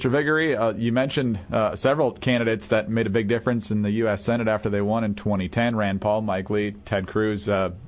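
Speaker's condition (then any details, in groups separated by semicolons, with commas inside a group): No condition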